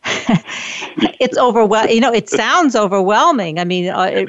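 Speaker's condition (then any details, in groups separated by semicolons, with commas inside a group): No condition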